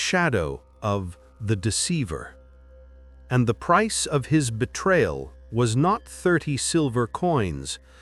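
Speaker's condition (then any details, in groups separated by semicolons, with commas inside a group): No condition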